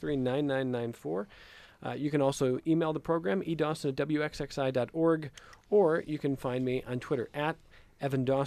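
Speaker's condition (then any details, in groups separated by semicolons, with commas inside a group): No condition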